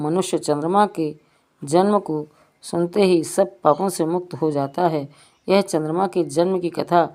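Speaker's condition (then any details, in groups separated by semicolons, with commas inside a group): No condition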